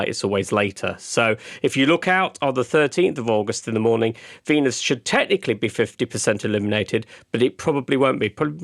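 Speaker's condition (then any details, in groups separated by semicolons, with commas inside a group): No condition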